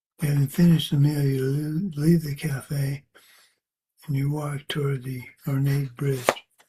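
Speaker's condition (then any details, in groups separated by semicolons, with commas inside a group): Parkinson's; age 73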